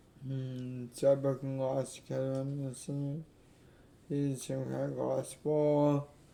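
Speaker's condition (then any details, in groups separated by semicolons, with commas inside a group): Cerebral palsy; affects legs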